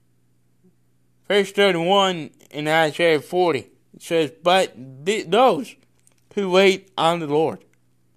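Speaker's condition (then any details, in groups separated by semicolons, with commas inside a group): Cerebral palsy; congenital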